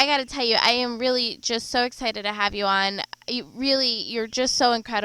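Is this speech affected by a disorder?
No.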